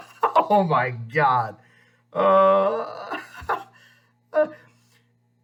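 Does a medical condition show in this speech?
No.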